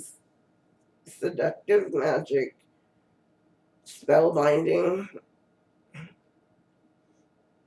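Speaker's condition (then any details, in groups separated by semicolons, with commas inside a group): Cerebral palsy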